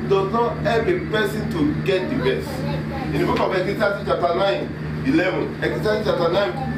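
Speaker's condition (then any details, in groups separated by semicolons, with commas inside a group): No condition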